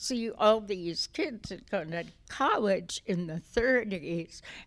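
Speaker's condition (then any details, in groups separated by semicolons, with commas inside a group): Essential tremor; essential tremor affecting voice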